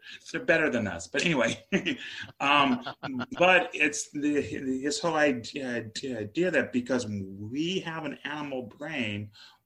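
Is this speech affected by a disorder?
Yes: stutter; stutter since childhood, bad at ages six to nine; still has a stutter; here repeated sounds, repeated words, prolonged sounds.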